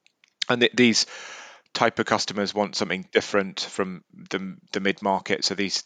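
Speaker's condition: No condition

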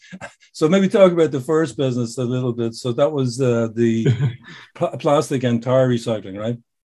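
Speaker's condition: No condition

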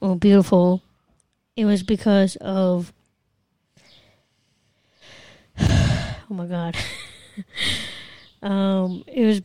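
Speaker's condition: Down syndrome; trisomy 21, congenital

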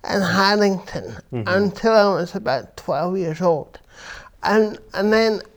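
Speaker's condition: Cerebral palsy; affects verbal speech

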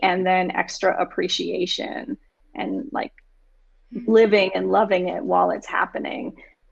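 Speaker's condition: No condition

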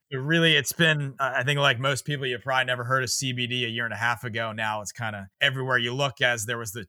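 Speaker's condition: No condition

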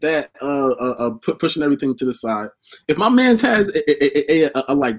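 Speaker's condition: Stuttering; stuttered all life since childhood, volunteered for public speaking in high school and college; repeated sounds, prolonged sounds, blocks

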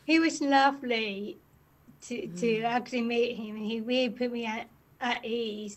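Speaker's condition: Down syndrome; helped by childhood voice work and speech work combined with movement in drama

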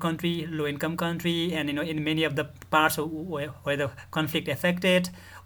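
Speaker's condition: Stammering; may be difficult for listeners to follow; repeated sounds

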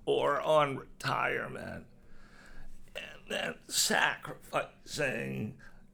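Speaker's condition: Voice disorder; acquired voice disorder

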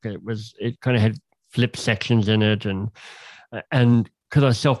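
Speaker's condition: Cleft lip and palate; a bit leaky on some sounds

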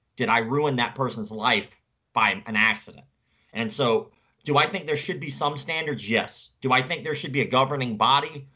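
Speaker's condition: Cleft palate; congenital cleft palate

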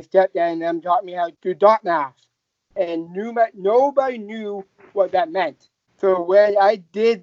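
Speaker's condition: Down syndrome

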